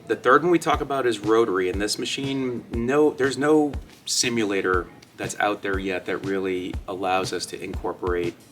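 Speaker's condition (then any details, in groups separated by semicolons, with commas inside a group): No condition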